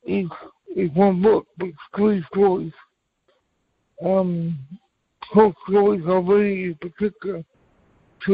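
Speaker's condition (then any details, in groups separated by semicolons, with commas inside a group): Cerebral palsy; from birth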